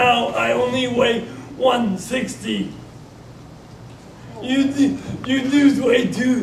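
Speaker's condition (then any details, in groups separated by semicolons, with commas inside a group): Traumatic brain injury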